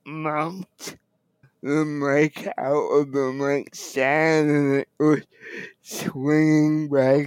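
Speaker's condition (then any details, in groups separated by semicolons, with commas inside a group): Cerebral palsy; wheelchair user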